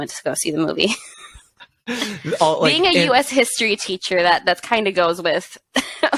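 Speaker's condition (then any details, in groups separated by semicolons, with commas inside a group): No condition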